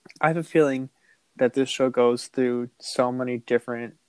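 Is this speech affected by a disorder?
No.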